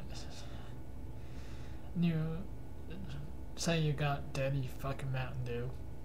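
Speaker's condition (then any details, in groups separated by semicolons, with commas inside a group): Cerebral palsy; cannot stand beyond 10 minutes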